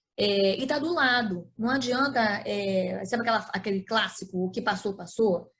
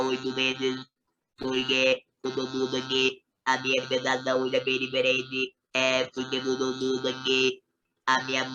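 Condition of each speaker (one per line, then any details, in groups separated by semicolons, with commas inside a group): No condition
Total laryngectomy, electrolarynx; total laryngectomy, head and neck cancer; communicates with electrolarynx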